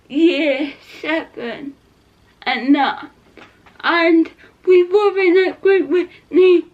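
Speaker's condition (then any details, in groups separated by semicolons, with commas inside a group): Cerebral palsy; not quadriplegic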